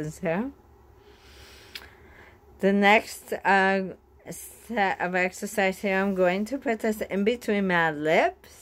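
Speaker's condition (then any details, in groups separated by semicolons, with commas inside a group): Bulbar ALS; bulbar onset in lip and tongue, tongue atrophy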